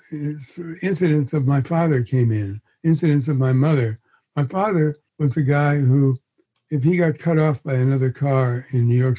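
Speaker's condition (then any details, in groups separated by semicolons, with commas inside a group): Parkinson's disease; confirmed by neurologist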